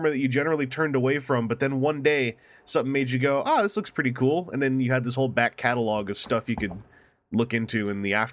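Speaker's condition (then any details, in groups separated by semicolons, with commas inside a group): No condition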